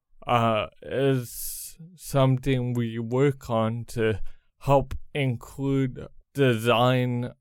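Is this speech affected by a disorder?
Yes: cerebral palsy; congenital.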